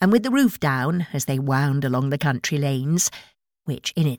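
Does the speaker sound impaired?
No.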